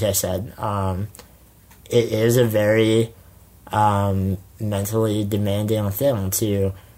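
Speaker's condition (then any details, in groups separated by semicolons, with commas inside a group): Spinal muscular atrophy; jaw tires with prolonged speaking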